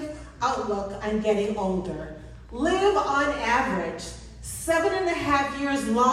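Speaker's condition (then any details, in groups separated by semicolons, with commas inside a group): No condition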